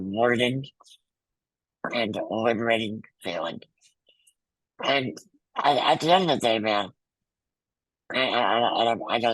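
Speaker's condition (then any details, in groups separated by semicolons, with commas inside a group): Muscular dystrophy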